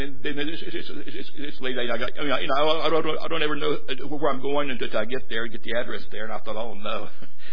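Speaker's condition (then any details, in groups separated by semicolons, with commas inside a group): Stuttering; stutters less and talks slower when heartbroken; repeated sounds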